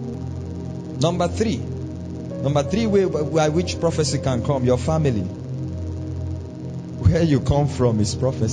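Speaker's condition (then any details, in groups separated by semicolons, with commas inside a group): No condition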